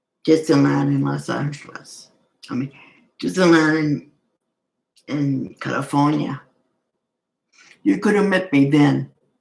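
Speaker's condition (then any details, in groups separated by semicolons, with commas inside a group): Cerebral palsy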